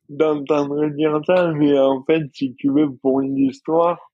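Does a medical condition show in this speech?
Yes: dystonia.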